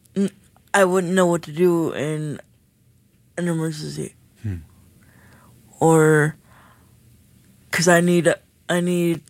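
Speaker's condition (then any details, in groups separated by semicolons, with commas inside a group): Cerebral palsy; motorized wheelchair user, needs Hoyer lift to get out of bed, 24/7 caregivers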